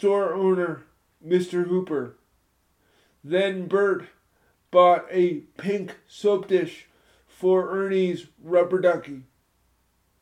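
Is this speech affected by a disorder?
Yes: spastic cerebral palsy; from spinal meningitis, born two months premature, present from birth, stiff tight involuntary muscles, mainly legs; moderately impacted balance and coordination, uses crutches.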